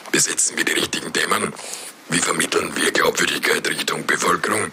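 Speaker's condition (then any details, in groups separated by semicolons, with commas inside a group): Voice prosthesis; laryngectomy at tenth operation, recurrent benign throat growths harming voice and breath, surgeon professor dietz, leipzig; new voice prosthesis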